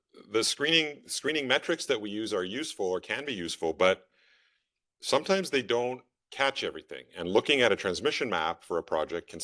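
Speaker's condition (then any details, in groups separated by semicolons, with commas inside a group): No condition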